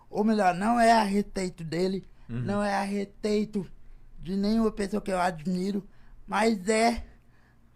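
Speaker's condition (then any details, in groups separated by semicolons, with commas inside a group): Cerebral palsy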